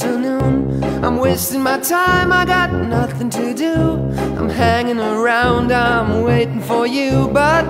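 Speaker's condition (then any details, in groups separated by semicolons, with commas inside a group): No condition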